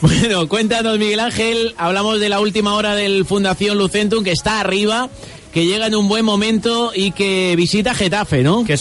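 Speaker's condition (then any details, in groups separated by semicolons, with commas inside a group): No condition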